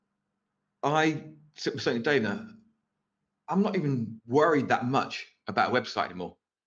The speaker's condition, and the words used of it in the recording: Stuttering. My stutter goes most of the time when I'm on this.